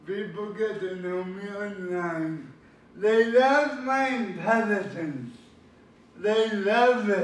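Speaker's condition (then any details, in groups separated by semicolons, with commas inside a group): Cerebral palsy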